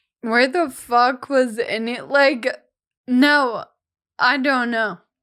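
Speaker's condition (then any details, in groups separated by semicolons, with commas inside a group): Friedreich's ataxia; genetic progressive, from birth, affects walking and speech; about 10 years since diagnosis, uses wheelchair, no treatment; slurred speech, sounds drunk, still understood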